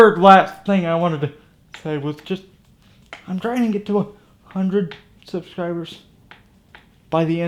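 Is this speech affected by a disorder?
Yes: cerebral palsy; from birth.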